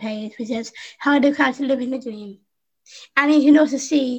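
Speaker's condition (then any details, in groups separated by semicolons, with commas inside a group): Down syndrome; congenital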